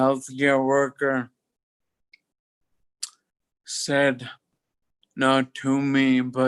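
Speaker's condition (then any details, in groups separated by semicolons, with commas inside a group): Toxic leukoencephalopathy, locked-in syndrome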